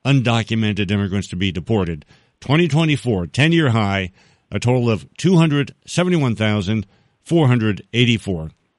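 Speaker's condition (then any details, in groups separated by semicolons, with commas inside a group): No condition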